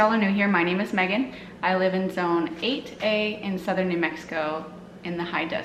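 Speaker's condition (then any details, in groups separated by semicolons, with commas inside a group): No condition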